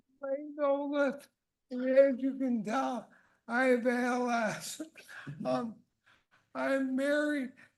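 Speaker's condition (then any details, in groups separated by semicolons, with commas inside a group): ALS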